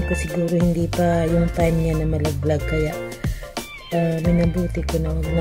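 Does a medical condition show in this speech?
No.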